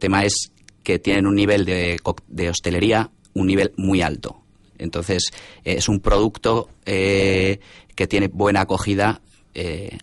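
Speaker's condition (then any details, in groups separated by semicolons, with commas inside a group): No condition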